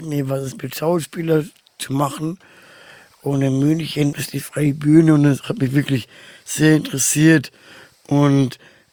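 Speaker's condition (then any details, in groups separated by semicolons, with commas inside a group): Down syndrome; trisomy 21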